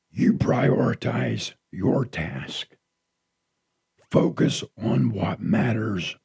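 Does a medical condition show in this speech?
Yes: partial laryngectomy from cancer; half of voice box removed.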